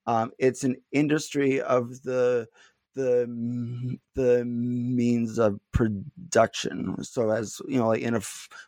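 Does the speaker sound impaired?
Yes: stuttering; not stuttering much currently; here repeated words, prolonged sounds.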